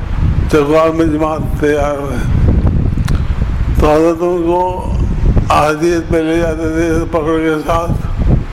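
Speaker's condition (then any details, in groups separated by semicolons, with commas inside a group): Difficulty speaking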